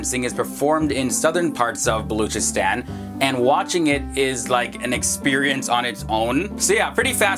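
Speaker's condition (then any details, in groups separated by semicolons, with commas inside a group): No condition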